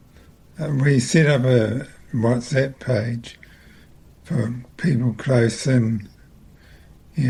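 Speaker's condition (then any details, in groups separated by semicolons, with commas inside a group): Multiple system atrophy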